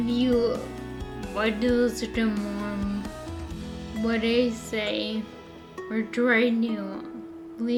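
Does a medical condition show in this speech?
Yes: Friedreich's ataxia.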